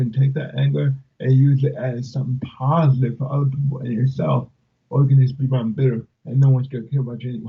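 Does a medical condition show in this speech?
Yes: cerebral palsy; speech affected.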